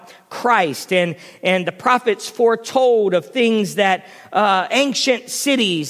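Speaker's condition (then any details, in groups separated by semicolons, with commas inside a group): No condition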